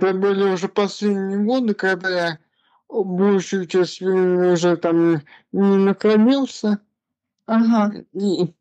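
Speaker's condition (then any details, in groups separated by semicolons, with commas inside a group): Cerebral palsy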